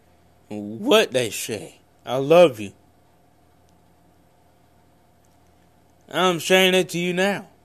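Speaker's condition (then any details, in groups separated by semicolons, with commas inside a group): Cerebral palsy; congenital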